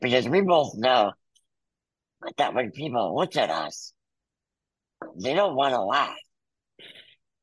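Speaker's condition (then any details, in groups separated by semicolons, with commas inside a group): Muscular dystrophy; back surgery at 14 followed by near-fatal pneumonia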